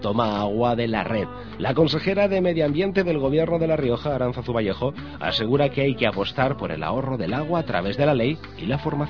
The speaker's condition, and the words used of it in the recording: No condition.